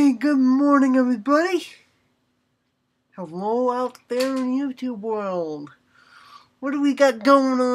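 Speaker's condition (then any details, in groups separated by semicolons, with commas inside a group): Cerebral palsy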